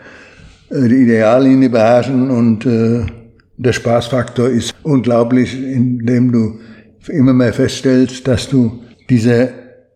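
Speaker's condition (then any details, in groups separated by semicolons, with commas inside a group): Parkinson's disease; needs much training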